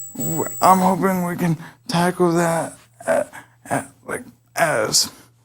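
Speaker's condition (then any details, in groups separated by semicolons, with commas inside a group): Cerebral palsy; able to speak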